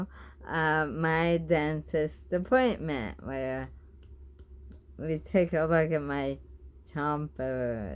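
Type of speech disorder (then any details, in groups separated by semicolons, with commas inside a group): Bulbar dysarthria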